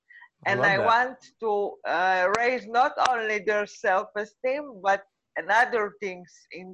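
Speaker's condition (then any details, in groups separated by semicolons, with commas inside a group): Cerebral palsy; uses a wheelchair, mother of two children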